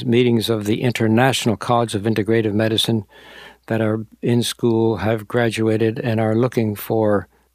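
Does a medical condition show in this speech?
No.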